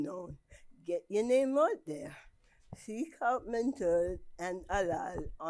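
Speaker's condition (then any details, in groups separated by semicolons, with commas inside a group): Cerebral palsy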